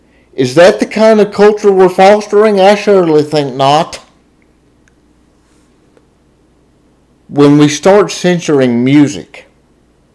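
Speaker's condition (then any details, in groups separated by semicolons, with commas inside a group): Cerebral palsy; spastic diplegia from birth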